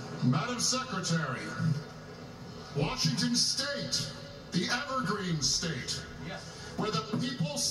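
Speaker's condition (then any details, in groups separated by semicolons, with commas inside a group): No condition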